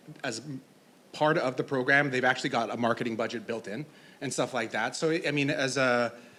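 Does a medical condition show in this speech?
No.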